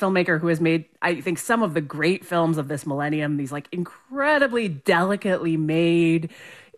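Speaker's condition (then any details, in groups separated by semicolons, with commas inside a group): No condition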